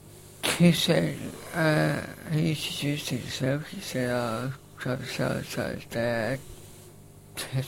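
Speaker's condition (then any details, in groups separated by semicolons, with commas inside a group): Facioscapulohumeral muscular dystrophy, facioscapulohumeral (FSHD)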